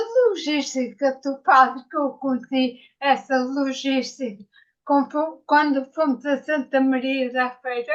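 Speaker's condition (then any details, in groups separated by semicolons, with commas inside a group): Ataxia after brain injury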